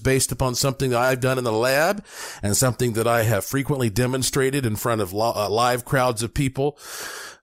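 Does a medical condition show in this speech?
No.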